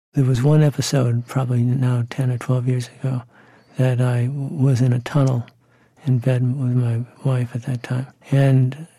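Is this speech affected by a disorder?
Yes: Parkinson's disease; possible REM sleep signs about ten years earlier, handwriting became illegible; symptoms for several years, diagnosis first suggested on sight by neurologist Dr. Martin Samuels; voice once decent, now fuzzy.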